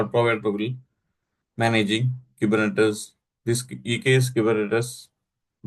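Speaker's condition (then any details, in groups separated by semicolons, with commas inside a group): No condition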